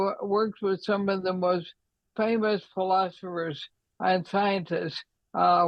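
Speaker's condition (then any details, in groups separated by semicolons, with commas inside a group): ALS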